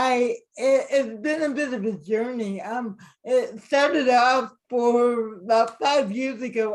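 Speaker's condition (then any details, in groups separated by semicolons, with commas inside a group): Cerebral palsy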